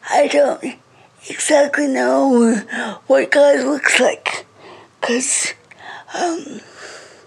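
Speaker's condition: Cerebral palsy; speech affected, reading very slow

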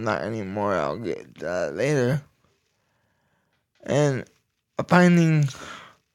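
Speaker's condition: Cerebral palsy; low voice

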